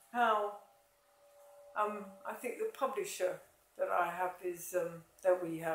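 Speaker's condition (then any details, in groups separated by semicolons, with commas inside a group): MND, mild; diagnosed about eight months earlier; speech slightly affected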